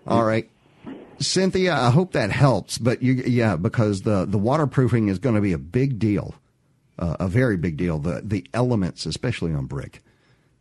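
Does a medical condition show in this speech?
No.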